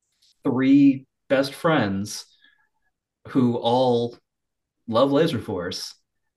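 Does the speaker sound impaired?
Yes: stuttering; frequent stuttering across past recordings; avoids saying full code name, too many syllables; here prolonged sounds, blocks.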